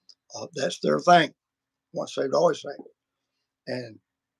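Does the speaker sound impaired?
Yes: vocal cord surgery; voice may sound harsh or grouchier than intended.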